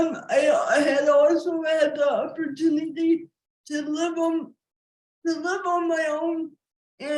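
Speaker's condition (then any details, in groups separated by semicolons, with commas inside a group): Cerebral palsy; wheelchair user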